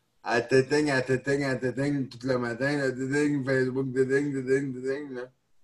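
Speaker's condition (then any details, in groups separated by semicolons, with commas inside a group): Neonatal cerebral palsy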